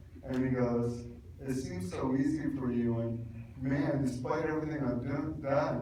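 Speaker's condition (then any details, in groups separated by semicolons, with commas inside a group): Cerebral palsy; could not really talk until age 12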